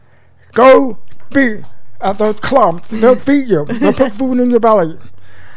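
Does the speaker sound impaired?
Yes: profound deafness since birth; congenital, total deafness; speaks orally as guest on radio show; learned speech via daily school speech therapy, mother's home drills feeling throat vibrations.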